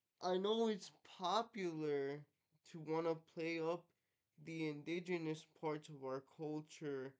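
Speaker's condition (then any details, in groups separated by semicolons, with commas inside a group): Cerebral palsy, mixed, mild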